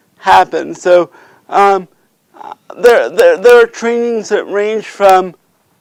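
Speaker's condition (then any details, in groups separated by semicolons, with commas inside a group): Cerebral palsy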